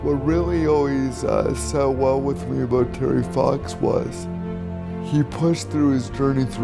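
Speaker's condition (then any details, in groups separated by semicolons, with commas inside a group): Cerebral palsy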